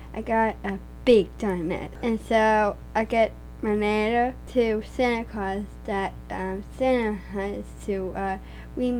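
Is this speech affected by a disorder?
Yes: Down syndrome; extra chromosome, present from birth, diagnosed after birth, now 16 years old.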